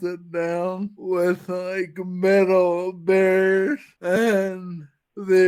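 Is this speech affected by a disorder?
Yes: Friedreich's ataxia.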